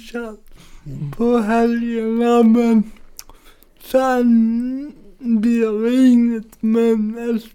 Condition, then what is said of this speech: Cerebral palsy. Det sitter ju mest på talet och balansen